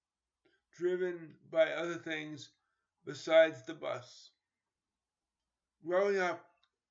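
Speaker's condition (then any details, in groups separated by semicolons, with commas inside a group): Cerebral palsy; later crutches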